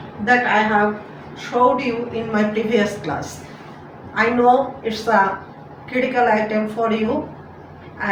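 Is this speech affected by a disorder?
No.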